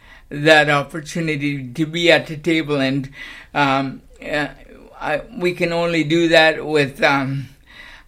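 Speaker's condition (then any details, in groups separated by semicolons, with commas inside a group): Cerebral palsy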